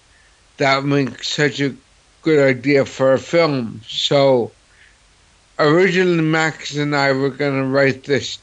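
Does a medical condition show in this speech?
Yes: cerebral palsy; others sometimes ask why speech sounds funny or different, host hears New York accent, no typical CP voice.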